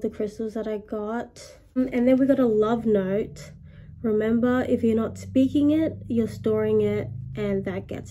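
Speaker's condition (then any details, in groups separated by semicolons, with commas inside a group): No condition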